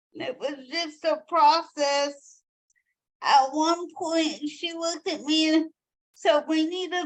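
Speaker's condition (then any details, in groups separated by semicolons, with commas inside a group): Cerebral palsy; from birth, 42 surgeries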